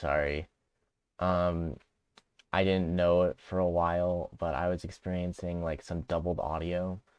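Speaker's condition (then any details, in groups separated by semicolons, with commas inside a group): No condition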